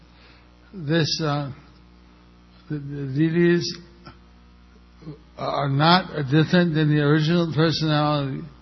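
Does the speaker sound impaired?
Yes: stroke with facial paralysis; stroke a little over a year ago, one side of face a little paralyzed; a little over a year since stroke, undergoing therapy; pronunciation less clear than before due to partial facial paralysis.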